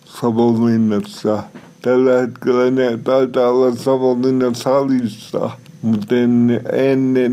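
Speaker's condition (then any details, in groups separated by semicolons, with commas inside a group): Cerebral palsy; somewhat unclear, self-described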